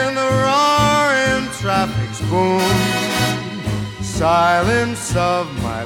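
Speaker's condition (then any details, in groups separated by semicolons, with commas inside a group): No condition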